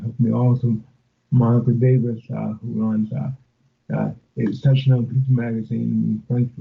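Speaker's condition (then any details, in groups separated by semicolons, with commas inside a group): Cerebral palsy; from birth, affects speech, arms, legs, limited hand use; frequent falls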